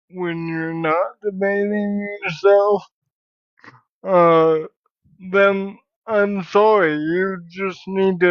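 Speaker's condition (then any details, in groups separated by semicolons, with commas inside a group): Cerebral palsy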